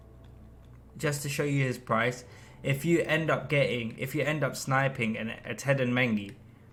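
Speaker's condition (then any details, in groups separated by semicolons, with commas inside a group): No condition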